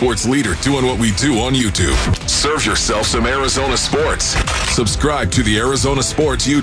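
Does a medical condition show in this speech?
No.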